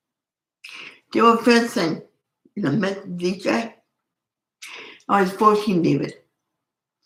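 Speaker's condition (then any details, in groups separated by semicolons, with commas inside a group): Cerebral palsy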